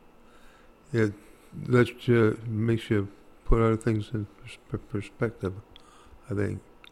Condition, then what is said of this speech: Parkinson's disease. So I have a hard time walking, I have a hard time talking.